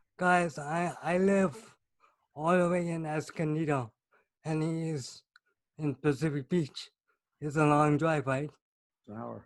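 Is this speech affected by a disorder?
Yes: cerebral palsy.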